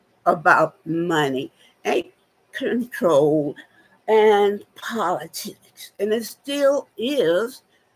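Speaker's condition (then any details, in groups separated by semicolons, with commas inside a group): Spinal neurosarcoidosis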